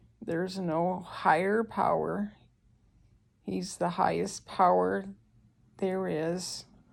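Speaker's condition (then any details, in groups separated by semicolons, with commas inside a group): ALS; breathing expected to worsen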